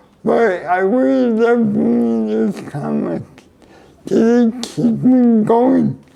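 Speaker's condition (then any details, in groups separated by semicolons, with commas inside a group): Cerebral palsy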